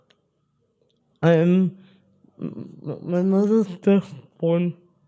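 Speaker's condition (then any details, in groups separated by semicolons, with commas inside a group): Spastic cerebral palsy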